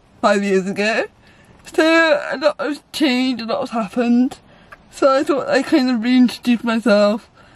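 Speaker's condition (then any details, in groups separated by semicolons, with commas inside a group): Cerebral palsy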